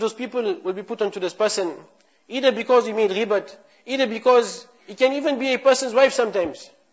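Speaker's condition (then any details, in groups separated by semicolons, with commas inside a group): No condition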